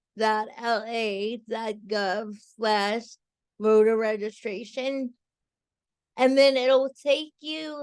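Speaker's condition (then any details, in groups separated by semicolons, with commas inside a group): Cerebral palsy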